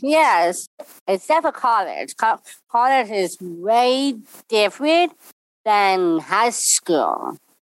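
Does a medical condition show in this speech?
Yes: Down syndrome; congenital, extra chromosome, body and brain develop differently.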